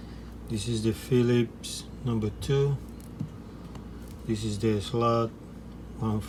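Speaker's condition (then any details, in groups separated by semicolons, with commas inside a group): No condition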